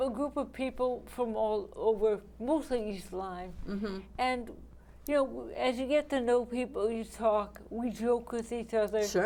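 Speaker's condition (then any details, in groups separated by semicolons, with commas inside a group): ALS; right hand onset, right hand useless, AFOs, walker, rollator; diagnosed within last year, on medications, can write a little; some pills hard to swallow, tongue twists on long words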